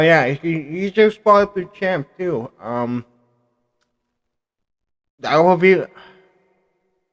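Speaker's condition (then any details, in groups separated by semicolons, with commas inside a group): Cerebral palsy; speech affected by cerebral palsy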